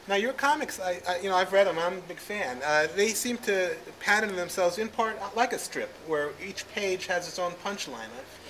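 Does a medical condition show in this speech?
No.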